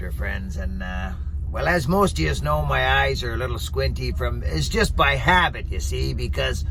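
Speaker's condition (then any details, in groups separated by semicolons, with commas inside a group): No condition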